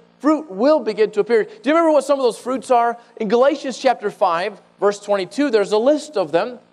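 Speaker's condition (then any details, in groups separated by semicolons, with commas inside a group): No condition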